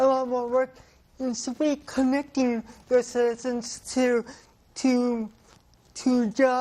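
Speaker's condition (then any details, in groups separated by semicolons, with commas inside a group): Cerebral palsy; talking impacted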